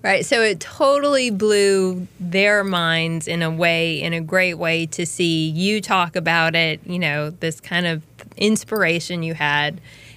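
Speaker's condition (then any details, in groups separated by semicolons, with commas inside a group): No condition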